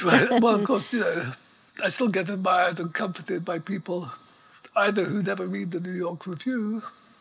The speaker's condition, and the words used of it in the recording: ALS (motor neuron disease). Still got a voice and it's working perfectly well.